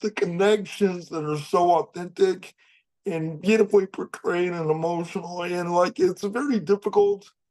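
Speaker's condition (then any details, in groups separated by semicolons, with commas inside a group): Cerebral palsy; able to speak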